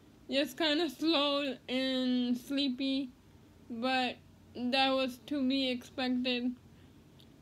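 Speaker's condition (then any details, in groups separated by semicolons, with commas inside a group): Cerebral palsy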